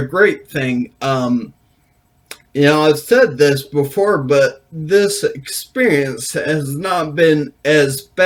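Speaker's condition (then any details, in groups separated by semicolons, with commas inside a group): Brain injury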